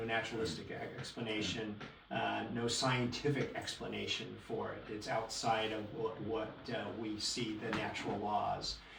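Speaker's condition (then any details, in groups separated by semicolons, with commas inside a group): No condition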